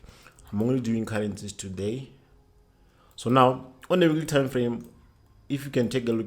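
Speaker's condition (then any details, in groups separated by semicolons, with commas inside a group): No condition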